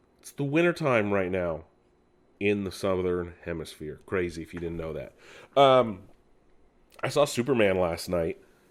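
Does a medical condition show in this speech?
No.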